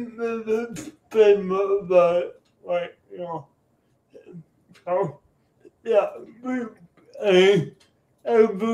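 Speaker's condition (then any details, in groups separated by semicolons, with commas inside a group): Cerebral palsy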